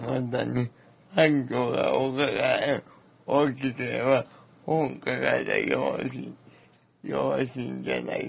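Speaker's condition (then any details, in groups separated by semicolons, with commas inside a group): Cerebral palsy; congenital cerebral palsy, physically disabled, always uses a wheelchair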